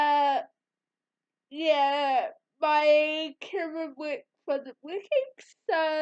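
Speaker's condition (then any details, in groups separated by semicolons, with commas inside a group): Cerebral palsy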